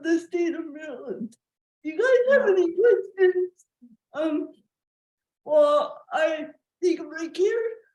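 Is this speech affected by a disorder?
Yes: cerebral palsy.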